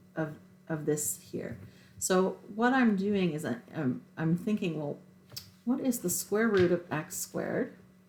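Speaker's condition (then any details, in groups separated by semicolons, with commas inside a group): No condition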